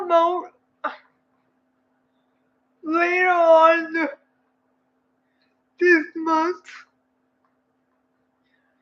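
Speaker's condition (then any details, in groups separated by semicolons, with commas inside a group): Cerebral palsy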